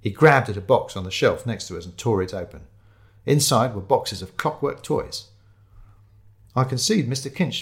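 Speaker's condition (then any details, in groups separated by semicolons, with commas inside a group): No condition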